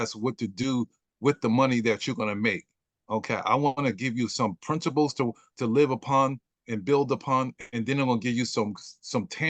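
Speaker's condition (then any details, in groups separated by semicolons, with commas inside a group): No condition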